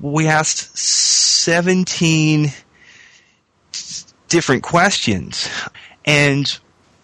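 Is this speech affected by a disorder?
Yes: stuttering; person who stutters, most anxiety tied to stuttering; stuttered openly rather than hiding in past phone-heavy job, talked openly about stuttering; here blocks.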